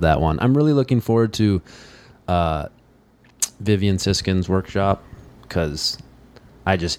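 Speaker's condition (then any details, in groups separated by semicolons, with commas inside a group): No condition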